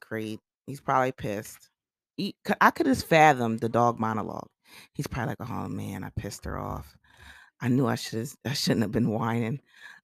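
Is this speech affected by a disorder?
No.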